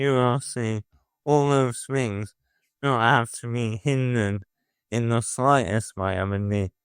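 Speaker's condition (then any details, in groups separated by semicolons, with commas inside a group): Motor neuron disease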